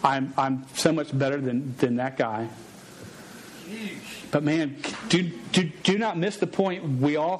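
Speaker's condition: Stutter; probably present in childhood; sometimes unable to say own name in public; repeated sounds, repeated words

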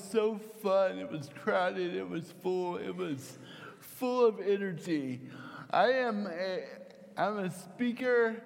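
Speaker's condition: Cerebral palsy, mild; hand tremor

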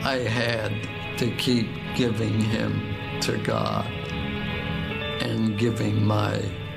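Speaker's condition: ALS, speech-generating device

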